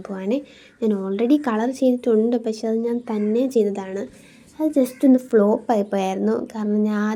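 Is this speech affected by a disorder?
No.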